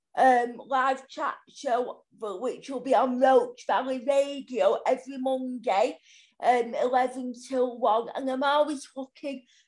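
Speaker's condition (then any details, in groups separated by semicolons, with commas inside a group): Cerebral palsy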